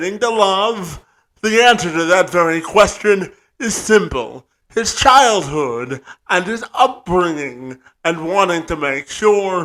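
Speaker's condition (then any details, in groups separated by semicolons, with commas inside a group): Cerebral palsy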